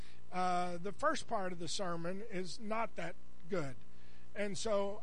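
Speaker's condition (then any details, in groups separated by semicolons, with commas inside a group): No condition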